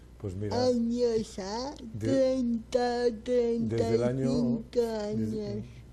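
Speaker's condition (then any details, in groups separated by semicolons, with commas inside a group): Cerebral palsy; speaks with difficulty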